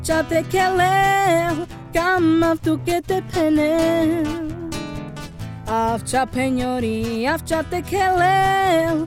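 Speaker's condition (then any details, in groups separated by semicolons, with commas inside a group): No condition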